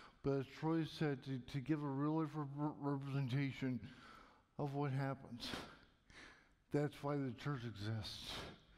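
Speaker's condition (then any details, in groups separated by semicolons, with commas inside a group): Cerebral palsy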